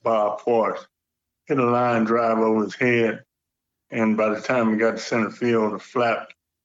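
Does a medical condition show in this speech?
Yes: Parkinson's; Parkinson's disease for quite a while, age 70; slight stutter attributed to Parkinson's.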